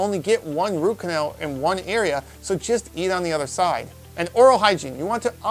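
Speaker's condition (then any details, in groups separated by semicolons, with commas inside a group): No condition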